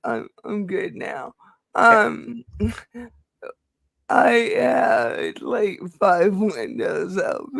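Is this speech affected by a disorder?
Yes: cerebral palsy; speech affected, permanent.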